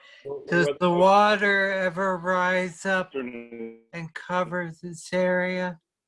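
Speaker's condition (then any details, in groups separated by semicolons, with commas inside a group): Multiple sclerosis; primary progressive; early relapses, low-dose chemotherapy-type treatment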